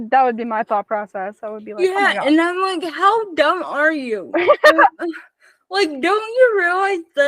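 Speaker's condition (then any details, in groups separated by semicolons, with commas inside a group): Spastic cerebral palsy, mixed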